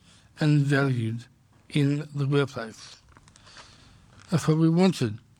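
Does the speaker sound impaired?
Yes: Down syndrome; congenital.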